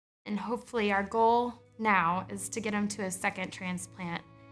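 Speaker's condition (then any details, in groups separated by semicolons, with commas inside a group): No condition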